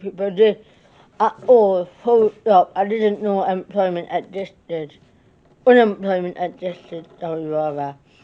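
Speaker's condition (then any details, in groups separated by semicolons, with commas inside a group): Cerebral palsy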